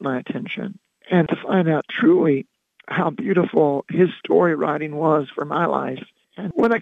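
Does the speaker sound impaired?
Yes: loss of singing voice; lost singing voice around 2006-2007 after about 16-17 years as band vocalist, can still speak; speaking voice retained.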